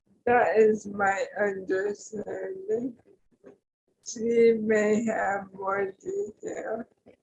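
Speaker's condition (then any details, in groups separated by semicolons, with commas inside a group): ALS; tracheostomy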